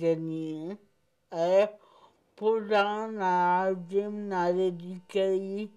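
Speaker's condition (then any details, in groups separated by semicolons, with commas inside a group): Cerebral palsy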